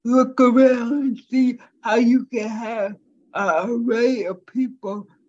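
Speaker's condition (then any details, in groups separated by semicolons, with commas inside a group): Cerebral palsy; voice sounds different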